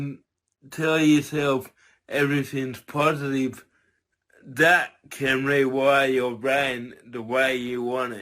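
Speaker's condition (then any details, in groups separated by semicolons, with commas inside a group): Cerebral palsy; from birth, tight muscles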